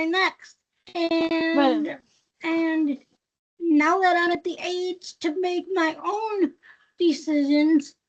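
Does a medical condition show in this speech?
Yes: cerebral palsy, spastic.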